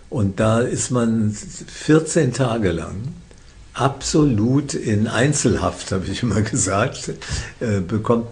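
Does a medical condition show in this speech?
Yes: Parkinson's disease; incurable, diagnosed by a psychiatrist, treated by professor Jens Volkmann in Würzburg, medication adjusts symptoms.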